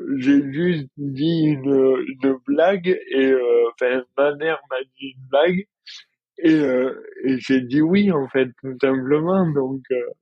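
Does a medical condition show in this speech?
Yes: dystonia; receives injections, more pain before injection, improved balance, no longer falls.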